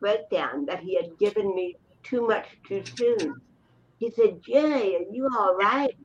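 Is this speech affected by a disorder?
Yes: cerebral palsy; cerebral palsy present from birth, has used crutches.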